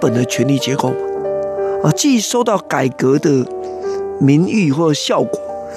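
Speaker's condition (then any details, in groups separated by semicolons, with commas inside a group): No condition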